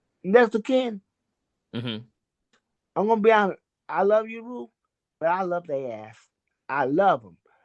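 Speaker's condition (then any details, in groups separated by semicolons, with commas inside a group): Cerebral palsy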